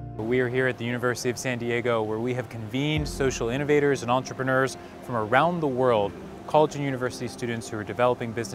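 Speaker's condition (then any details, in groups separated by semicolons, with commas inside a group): No condition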